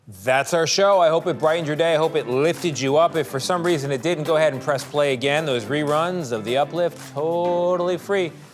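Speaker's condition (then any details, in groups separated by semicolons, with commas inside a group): No condition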